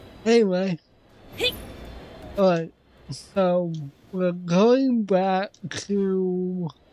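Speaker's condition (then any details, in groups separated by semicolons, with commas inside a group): Cerebral palsy; affects voice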